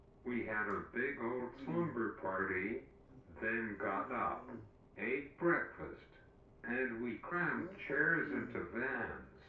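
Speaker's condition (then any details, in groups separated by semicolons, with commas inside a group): Cerebral palsy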